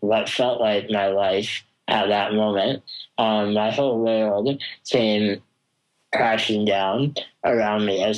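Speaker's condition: Spinal muscular atrophy; jaw and tongue weakness affects talking, may be difficult to understand, described as mumbly

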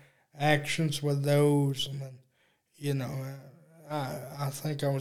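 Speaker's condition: Cerebral palsy; uses electric wheelchair

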